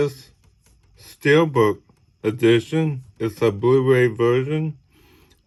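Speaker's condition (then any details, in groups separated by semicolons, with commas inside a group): Ataxic cerebral palsy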